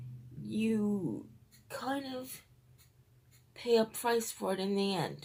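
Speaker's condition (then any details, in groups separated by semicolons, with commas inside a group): Cerebral palsy, triplegia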